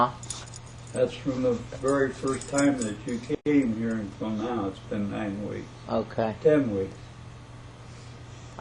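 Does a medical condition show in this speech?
Yes: Parkinson's disease; hands affected; hand symptoms worsening, electromagnetic therapy and rTMS.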